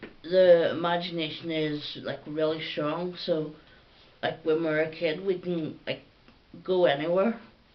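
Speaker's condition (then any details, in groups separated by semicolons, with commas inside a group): Ataxic cerebral palsy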